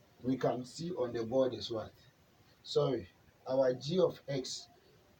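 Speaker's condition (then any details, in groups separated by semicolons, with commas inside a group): No condition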